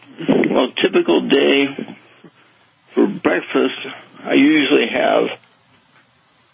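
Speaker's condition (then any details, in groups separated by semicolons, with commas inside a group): Parkinson's; slight tremor years before diagnosis, worsened after anesthesia for broken hip and femur, worse on left side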